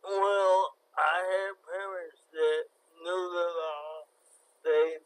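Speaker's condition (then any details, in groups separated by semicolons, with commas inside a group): Cerebral palsy; born very premature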